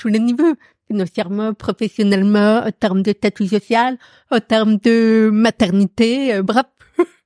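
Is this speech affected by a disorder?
Yes: profound deafness; audible accent from deafness, noticeable to everyone.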